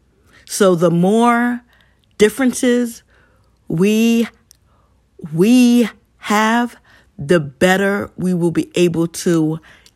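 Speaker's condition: Stuttering; traumatic brain injury survivor, gets worn out with brain overload; stumbles upon words, listeners asked to breathe and wait through stumbles; repeated sounds, repeated words

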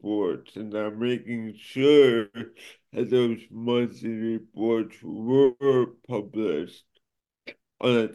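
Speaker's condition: Cerebral palsy; affects speech and motor skills

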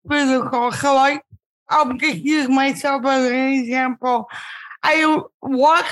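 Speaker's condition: Cerebral palsy; impaired speech

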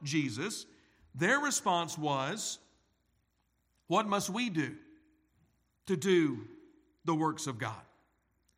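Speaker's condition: No condition

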